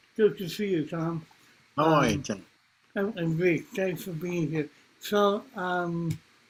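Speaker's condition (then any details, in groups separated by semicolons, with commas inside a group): Cerebral palsy; from birth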